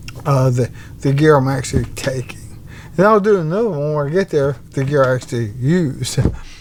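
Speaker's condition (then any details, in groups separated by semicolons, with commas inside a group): ALS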